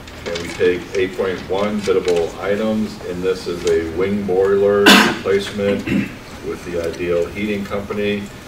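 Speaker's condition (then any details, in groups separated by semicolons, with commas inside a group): No condition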